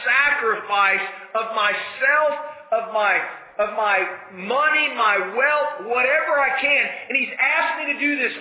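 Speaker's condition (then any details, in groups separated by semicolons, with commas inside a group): No condition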